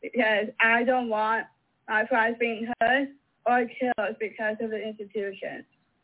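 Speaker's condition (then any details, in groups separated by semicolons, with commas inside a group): Mosaic Down syndrome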